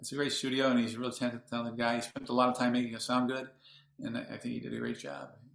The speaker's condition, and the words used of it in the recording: Parkinson's disease. It's a little hard on your voice because you have to practice it.